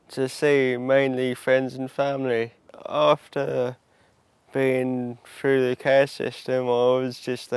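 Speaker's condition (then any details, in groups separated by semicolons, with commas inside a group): Cerebral palsy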